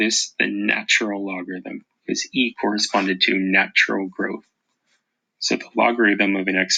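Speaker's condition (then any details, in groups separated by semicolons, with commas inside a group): No condition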